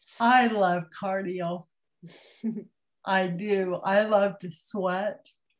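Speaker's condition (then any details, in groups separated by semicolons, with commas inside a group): Cerebral palsy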